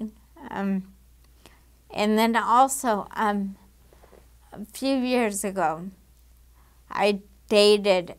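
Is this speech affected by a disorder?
Yes: damaged diaphragm.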